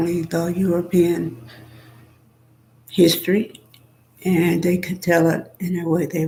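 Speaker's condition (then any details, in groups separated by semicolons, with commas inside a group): Spinal neurosarcoidosis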